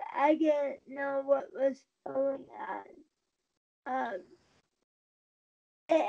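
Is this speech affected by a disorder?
Yes: cerebral palsy.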